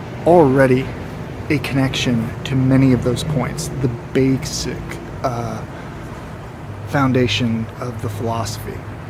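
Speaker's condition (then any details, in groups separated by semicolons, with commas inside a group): No condition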